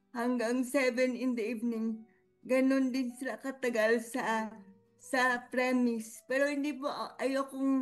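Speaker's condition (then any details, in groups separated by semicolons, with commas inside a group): Cerebral palsy; speaking effortful, some difficulty talking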